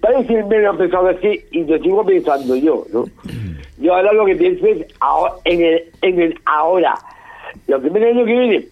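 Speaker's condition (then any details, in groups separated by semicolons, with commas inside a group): Down syndrome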